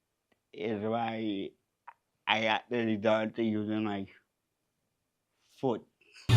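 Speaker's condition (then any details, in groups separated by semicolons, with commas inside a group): Cerebral palsy; since birth, wheelchair user for years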